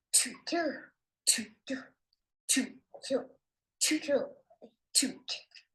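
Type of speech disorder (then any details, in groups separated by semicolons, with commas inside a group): Childhood apraxia of speech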